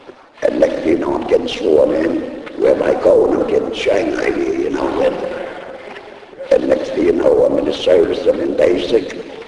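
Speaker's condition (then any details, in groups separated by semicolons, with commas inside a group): Laryngectomy; speaks using device in throat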